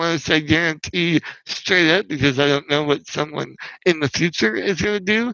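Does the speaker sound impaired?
Yes: spinal muscular atrophy; wheelchair user.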